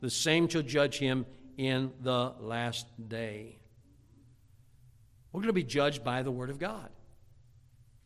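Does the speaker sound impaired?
No.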